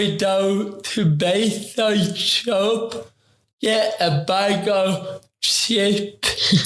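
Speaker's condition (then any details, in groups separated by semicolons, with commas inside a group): Ataxic cerebral palsy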